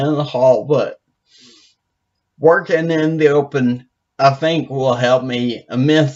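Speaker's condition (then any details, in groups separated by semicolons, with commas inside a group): Brain injury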